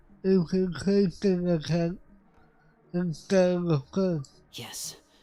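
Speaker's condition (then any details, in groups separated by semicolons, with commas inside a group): Cerebral palsy; affects voice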